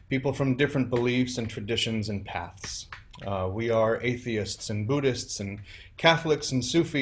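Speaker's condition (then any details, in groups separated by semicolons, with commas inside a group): No condition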